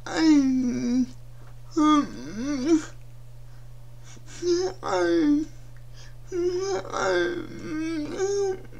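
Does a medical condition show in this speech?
Yes: cerebral palsy.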